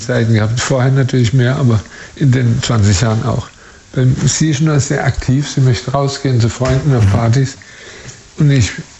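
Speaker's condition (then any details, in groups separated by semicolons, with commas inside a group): Parkinson's disease, early onset; onset at 40, 15 years ago, arm not swinging, physiotherapy ineffective, diagnosed by tablet response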